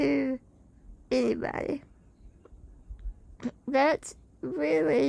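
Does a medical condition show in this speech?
Yes: spinal muscular atrophy type 2.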